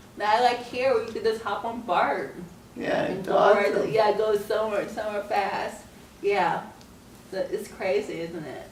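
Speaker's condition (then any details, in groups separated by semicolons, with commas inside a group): Cerebral palsy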